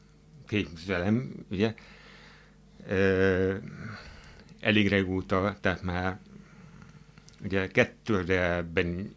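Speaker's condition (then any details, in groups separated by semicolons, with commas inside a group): Hard of hearing; hearing aid use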